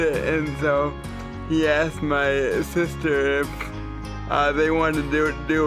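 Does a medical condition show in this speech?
Yes: cerebral palsy; must think about breathing while walking, speaks independently.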